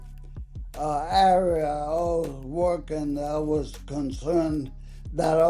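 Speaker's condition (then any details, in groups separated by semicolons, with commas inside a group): ALS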